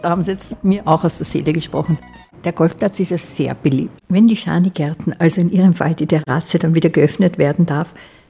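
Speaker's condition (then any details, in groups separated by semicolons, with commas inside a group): No condition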